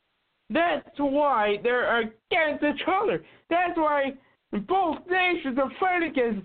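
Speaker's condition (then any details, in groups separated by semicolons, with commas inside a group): Cerebral palsy; cannot be hidden when acting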